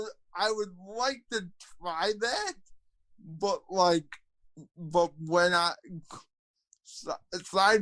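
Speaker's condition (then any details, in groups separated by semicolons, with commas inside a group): Cerebral palsy, spastic quadriplegia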